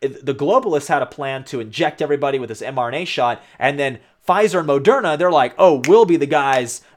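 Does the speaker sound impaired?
No.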